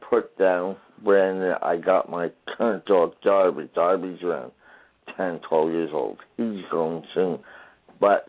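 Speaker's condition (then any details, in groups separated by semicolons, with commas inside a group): Traumatic brain injury; noticeable voice challenge, people ask about voice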